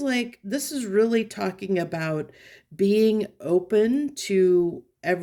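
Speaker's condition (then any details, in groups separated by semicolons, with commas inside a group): No condition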